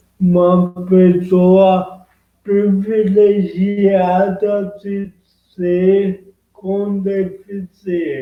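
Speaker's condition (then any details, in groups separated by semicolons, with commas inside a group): Cerebral palsy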